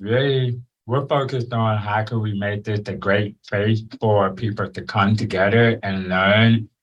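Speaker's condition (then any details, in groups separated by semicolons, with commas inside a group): Born deaf; congenital deafness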